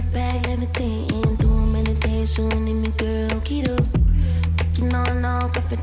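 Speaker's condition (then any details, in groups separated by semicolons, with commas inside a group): No condition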